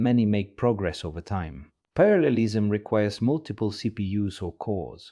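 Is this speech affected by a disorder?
No.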